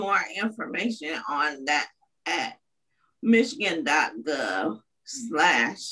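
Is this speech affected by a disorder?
Yes: cerebral palsy; uses wheelchair.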